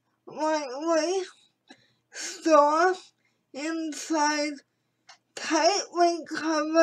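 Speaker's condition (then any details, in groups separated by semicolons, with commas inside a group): Cerebral palsy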